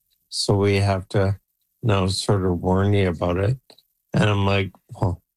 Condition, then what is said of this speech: ALS (motor neuron disease). Because as you can tell, my voice is going to.